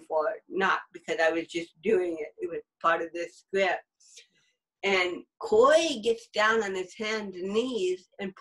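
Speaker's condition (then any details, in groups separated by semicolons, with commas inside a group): Cerebral palsy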